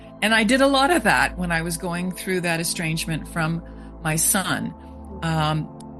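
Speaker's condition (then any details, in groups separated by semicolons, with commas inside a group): No condition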